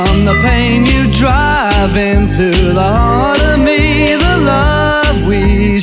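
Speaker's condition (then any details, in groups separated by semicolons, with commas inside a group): No condition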